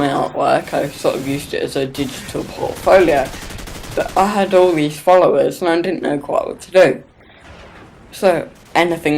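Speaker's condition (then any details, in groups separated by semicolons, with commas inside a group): Cerebral palsy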